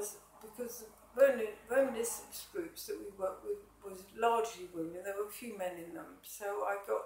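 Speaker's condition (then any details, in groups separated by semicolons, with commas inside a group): MND, mild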